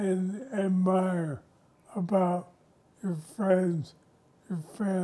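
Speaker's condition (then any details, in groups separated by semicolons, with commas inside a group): ALS; onset in hands; listeners can tell something is not right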